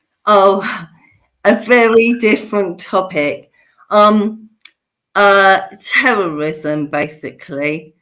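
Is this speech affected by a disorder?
Yes: motor neurone disease; bulbar onset.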